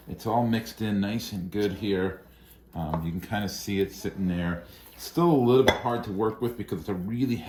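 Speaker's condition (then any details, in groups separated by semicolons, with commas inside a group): No condition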